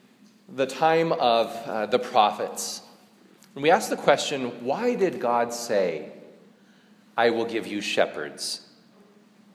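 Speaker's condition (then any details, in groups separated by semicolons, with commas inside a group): No condition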